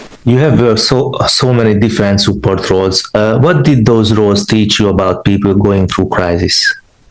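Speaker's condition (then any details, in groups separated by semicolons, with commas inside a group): No condition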